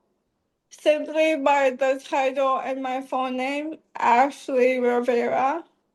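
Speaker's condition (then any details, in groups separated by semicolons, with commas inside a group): ALS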